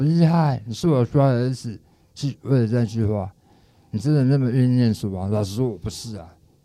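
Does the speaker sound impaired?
Yes: tongue cancer, stage 4 tongue cancer and parotid cancer; stage four tongue cancer.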